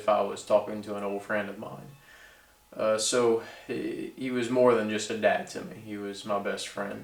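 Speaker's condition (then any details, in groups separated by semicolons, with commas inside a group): No condition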